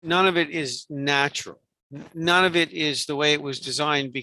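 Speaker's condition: No condition

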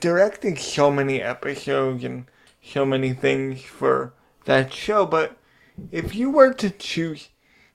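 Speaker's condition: Cerebral palsy; worries about stuttering when recording

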